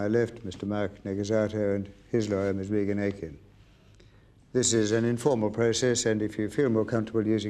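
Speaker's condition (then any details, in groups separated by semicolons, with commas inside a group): No condition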